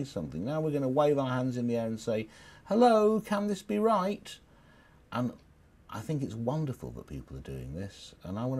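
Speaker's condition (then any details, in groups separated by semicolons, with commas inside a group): No condition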